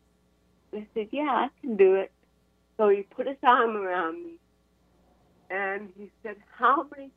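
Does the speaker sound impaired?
Yes: cerebral palsy; from infancy, diagnosed at UCLA, spinal cord surgery C1 to C7, titanium neck limits looking up.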